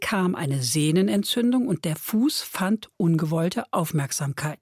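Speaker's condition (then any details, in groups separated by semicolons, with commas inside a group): No condition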